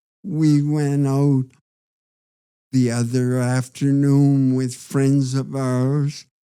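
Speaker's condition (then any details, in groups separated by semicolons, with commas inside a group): Parkinson's disease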